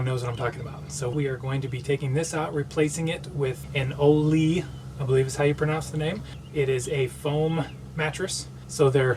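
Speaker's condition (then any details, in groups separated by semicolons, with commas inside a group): No condition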